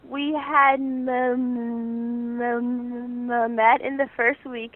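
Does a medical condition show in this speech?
Yes: stuttering; stuttering since beginning to talk, speech therapy with own speech therapist; about 18, starting college, therapy every two weeks, summer three-session intensive, Friends National Association; needs extra time to speak, letters to teachers, friends avoid filling in words; here repeated sounds, prolonged sounds, blocks.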